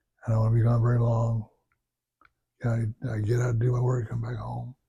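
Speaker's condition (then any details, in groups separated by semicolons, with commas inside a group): Parkinson's disease; voice weakening, voice fails after exertion, talking effortful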